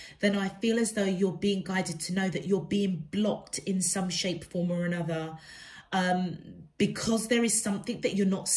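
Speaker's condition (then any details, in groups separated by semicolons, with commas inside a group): No condition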